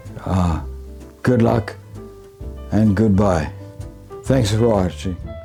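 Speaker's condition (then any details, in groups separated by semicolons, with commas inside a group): Parkinson's disease; deep brain stimulation both sides, tremor both hands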